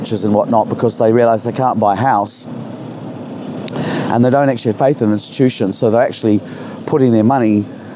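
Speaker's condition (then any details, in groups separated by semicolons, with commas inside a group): No condition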